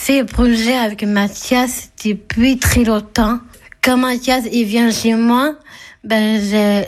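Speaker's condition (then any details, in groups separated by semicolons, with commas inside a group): Down syndrome (trisomy 21); described as handicapped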